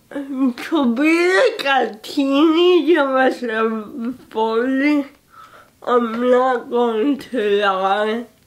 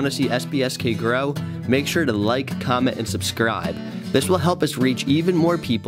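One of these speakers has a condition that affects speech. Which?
The first: cerebral palsy; age 18, first steps with walker, cannot walk independently.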